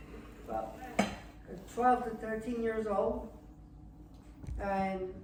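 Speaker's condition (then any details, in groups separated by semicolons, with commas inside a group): Cerebral palsy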